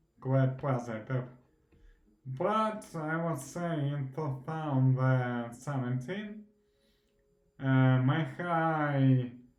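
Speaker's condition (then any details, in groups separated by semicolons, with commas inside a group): Primary progressive multiple sclerosis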